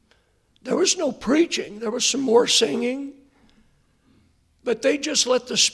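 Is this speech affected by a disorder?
Yes: hoarseness after vocal cord surgery; earlier doctor attributed voice problem to aging, second opinion sought; hard to hear.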